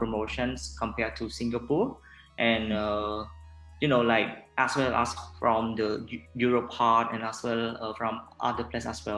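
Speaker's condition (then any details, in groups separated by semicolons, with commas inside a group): No condition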